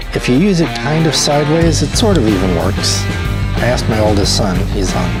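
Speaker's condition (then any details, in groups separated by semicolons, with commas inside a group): No condition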